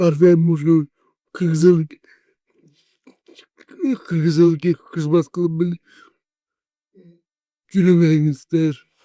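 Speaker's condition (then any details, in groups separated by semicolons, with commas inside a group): Cerebral palsy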